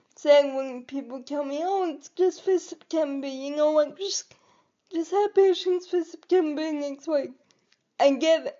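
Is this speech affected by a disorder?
Yes: cerebral palsy; able to articulate and speak.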